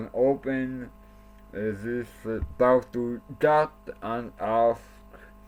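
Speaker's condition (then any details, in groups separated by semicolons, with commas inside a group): Cerebral palsy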